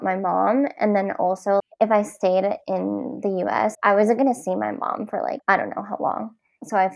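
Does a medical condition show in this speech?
Yes: cleft palate; congenital.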